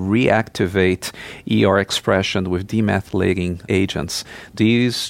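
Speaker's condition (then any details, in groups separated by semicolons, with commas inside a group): No condition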